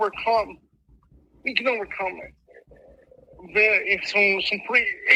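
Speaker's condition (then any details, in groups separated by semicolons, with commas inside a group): Mild cerebral palsy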